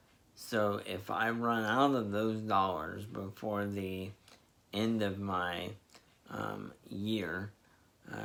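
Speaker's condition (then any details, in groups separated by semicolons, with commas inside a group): Spastic diplegia cerebral palsy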